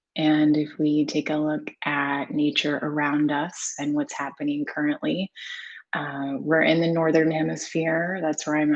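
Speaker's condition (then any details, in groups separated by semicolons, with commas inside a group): No condition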